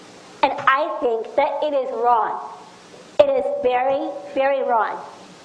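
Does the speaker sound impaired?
Yes: Down syndrome; speech problems.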